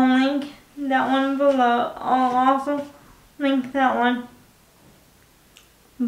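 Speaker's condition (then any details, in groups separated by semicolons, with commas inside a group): Cerebral palsy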